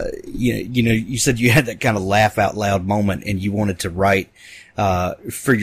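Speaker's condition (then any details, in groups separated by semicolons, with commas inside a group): No condition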